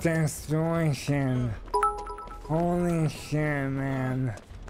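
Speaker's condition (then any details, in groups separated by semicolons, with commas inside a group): ALS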